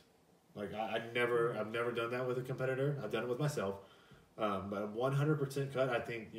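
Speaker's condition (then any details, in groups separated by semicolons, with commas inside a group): No condition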